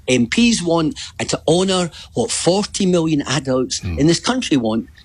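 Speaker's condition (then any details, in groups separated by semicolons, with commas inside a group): No condition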